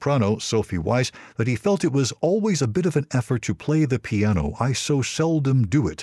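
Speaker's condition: No condition

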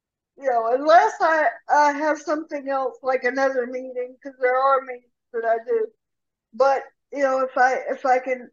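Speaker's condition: Cerebral palsy; severe rotator cuff tear

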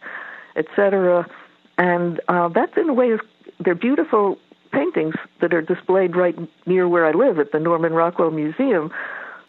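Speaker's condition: No condition

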